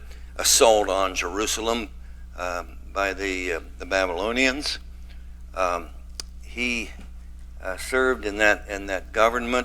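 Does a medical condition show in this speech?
No.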